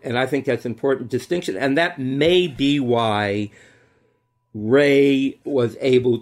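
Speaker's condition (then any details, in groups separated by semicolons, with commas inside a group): Stutter; reframed with help of Lightnin' Hopkins song about stuttering kid; blocks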